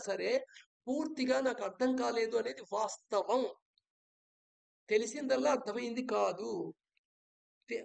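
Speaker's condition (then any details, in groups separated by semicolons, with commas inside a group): No condition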